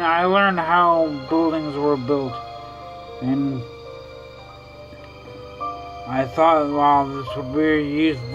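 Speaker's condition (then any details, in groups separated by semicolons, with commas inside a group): Traumatic brain injury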